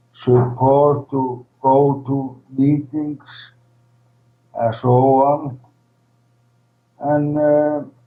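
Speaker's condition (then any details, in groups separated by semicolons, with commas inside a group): ALS, primary lateral sclerosis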